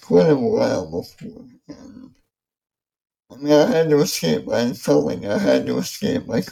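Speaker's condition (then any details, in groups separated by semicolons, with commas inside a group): ALS; amyotrophic lateral sclerosis diagnosed August 2011 at age 27, symptoms began before diagnosis, progressive muscle weakness; affects mouth function, reading aloud affected, apologizes for speech, host takes over reading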